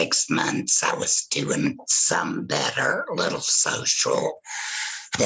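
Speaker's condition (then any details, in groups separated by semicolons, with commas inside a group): Laryngectomy after cancer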